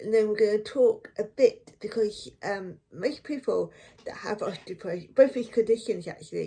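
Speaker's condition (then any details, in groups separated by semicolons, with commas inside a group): Cerebral palsy; affects one foot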